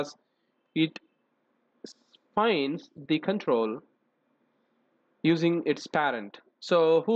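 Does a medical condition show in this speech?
No.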